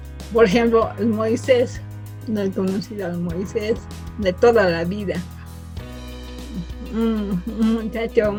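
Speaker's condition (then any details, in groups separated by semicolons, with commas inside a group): Cerebral palsy from birth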